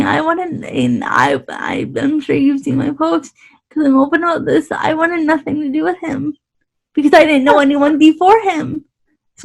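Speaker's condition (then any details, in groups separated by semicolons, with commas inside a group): Cerebral palsy; quadriplegic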